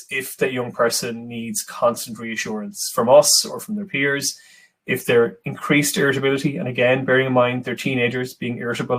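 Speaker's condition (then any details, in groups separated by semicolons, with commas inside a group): No condition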